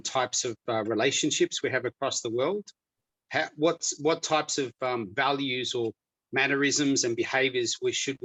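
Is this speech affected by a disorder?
No.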